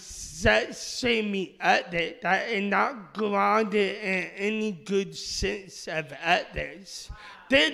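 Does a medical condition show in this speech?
Yes: speech impediment; initially misdiagnosed.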